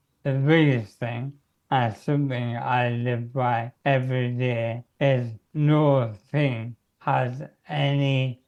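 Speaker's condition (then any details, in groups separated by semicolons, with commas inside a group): Motor neurone disease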